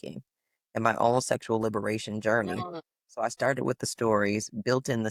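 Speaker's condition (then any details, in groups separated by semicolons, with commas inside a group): No condition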